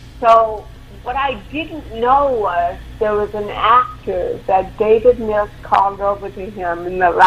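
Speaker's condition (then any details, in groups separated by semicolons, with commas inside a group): Cerebral palsy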